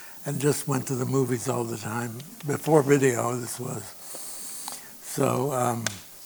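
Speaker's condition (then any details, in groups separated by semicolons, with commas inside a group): Parkinson's disease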